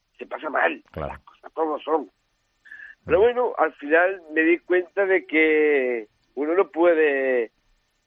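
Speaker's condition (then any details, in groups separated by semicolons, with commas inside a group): Down syndrome; trisomy 21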